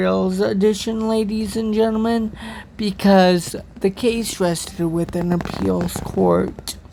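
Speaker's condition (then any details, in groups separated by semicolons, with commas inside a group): Cerebral palsy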